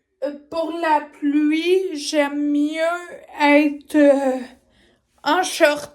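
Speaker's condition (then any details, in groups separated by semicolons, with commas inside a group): Ataxia; degenerative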